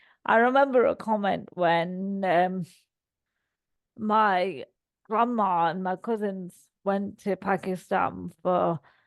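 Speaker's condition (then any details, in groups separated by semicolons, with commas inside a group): Cerebral palsy; all four limbs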